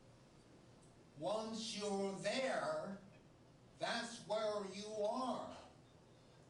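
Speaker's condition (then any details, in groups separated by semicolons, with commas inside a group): Aphasia after stroke; severe left brain damage from stroke, right side paralyzed at first, no speech 2 years; 5 years since stroke, melodic intonation therapy, therapy at Rusk three times weekly; foreign-sounding accent, sings to speak, blinked yes and no early, couldn't complete thoughts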